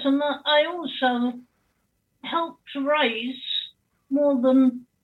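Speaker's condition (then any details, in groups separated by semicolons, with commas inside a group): Cerebral palsy quadriplegia; born 3 months premature, 3 months in oxygen tent, brain damage, both hands and legs, blind from 15, partial hearing loss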